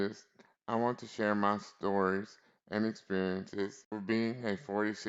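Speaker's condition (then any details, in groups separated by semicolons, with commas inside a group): Cerebral palsy; spastic quadriplegia, relies on caregivers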